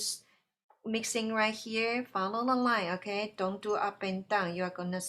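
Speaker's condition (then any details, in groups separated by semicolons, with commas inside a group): No condition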